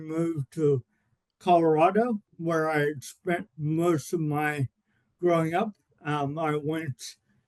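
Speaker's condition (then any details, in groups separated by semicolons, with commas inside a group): Cerebral palsy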